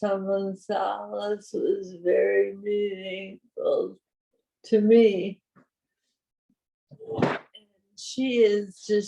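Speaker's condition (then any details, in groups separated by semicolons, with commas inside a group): Parkinson's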